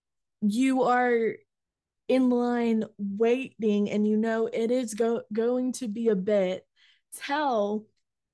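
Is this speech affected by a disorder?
Yes: stuttering; fear of speaking in front of groups, school accommodations for presenting projects, found national stuttering association; stumbles on own name, now stutters freely without guarding speech; here repeated sounds.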